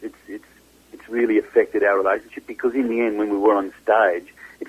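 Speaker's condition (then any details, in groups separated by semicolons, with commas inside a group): No condition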